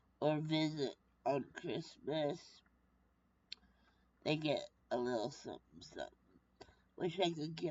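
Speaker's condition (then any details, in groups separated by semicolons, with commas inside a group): Brain injury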